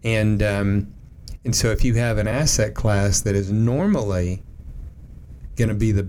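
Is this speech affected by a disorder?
No.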